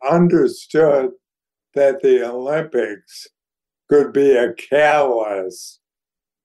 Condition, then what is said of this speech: ALS (motor neuron disease). And as you hear, his voice is somewhat compromised, and that is because he is suffering now from ALS, also known as Lou Gehrig's disease.